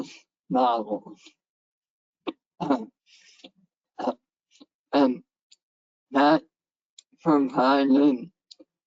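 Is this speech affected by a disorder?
Yes: head and neck cancer.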